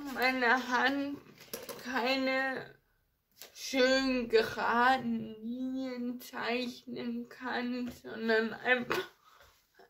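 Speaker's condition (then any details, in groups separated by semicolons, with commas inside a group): Ataxia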